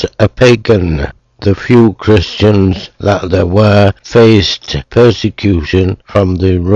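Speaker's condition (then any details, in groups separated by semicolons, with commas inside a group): Motor neuron disease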